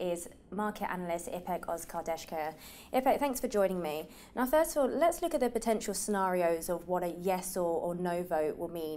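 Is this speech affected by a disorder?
No.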